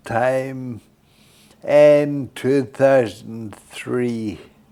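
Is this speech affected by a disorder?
Yes: Friedreich's ataxia; late-onset type, onset around age 40; over three decades since onset, slow progression, full-time wheelchair.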